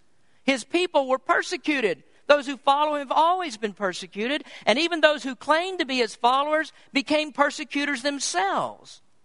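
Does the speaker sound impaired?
No.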